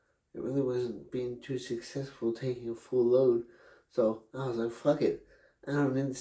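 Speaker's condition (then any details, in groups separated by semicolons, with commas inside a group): Brain injury; memory greatly affected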